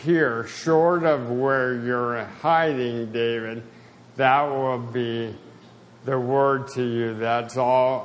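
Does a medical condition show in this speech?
Yes: spasticity, mild.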